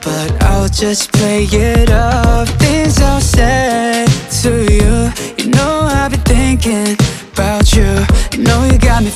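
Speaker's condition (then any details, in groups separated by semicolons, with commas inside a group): No condition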